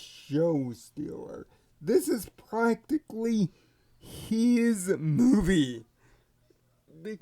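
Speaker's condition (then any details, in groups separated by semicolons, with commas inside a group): Cerebral palsy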